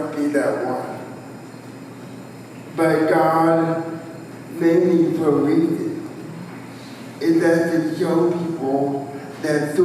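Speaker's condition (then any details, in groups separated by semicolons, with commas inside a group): Cerebral palsy, spastic quadriplegia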